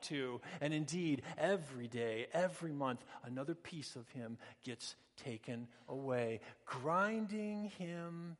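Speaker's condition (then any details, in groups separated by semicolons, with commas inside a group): No condition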